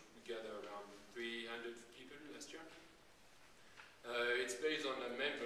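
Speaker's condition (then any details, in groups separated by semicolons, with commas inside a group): No condition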